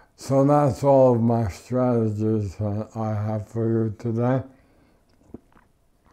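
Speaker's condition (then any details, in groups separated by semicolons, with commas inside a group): ALS; mucus once blocked airway, could not breathe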